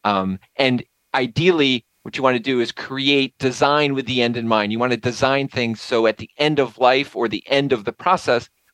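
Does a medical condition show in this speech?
No.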